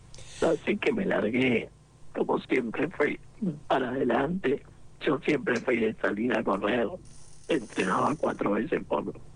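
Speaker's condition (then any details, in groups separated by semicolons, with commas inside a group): Laryngectomy, esophageal speech; esophageal voice, very hard to relearn, sounds fairly clear, no assistive device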